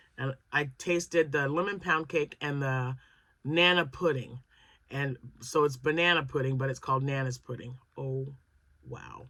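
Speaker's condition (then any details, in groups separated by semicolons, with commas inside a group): No condition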